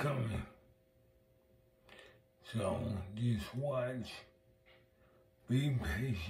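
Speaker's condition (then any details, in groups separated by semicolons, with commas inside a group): Multiple sclerosis; affects left side and voice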